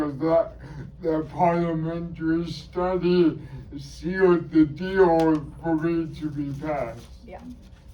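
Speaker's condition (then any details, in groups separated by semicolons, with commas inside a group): Cerebral palsy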